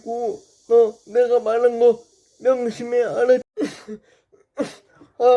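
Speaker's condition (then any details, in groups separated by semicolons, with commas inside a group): Brain lesion disability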